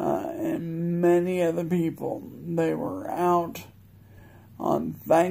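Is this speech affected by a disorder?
Yes: multiple sclerosis.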